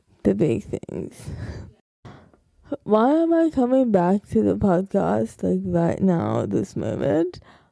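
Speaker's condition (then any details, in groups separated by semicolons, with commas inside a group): Cerebral palsy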